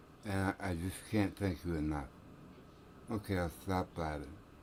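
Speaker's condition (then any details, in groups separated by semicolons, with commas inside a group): Tongue cancer; radiation-treated tongue cancer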